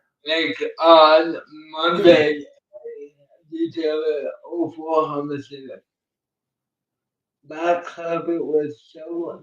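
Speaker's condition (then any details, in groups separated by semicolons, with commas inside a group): Cerebral palsy; uses one hand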